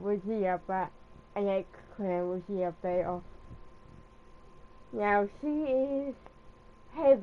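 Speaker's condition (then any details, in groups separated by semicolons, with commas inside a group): Cerebral palsy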